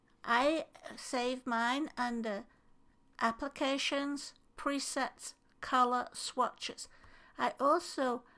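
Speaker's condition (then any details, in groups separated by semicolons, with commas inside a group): No condition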